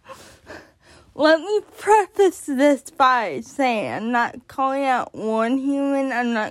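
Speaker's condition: Cerebral palsy; onset before birth

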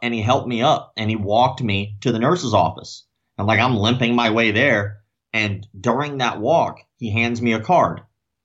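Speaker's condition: Cleft lip and palate; congenital

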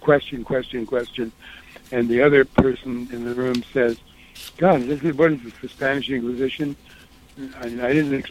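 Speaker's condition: Parkinson's disease; exhaustion main symptom, muddy head felt during interview, tiny scrawled handwriting getting tinier

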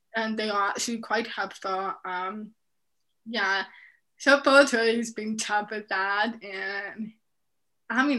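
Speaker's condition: Deafness; profound, noticed at 7 months, unknown cause, bilateral cochlear malformation, left cochlear implant at 3; speech therapy for speaking and listening in deaf and hard of hearing program

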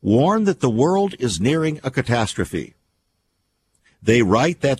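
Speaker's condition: No condition

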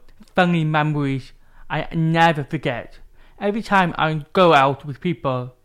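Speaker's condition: Deafness with cochlear implants; speaks clearly to hearing people, still struggles with s

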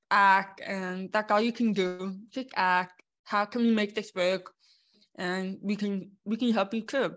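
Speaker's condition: Born deaf; congenital deafness

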